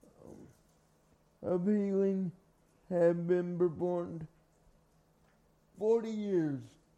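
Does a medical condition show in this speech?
Yes: cerebral palsy; from birth.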